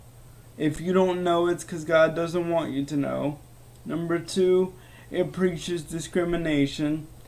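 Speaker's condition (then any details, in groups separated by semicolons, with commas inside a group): Cerebral palsy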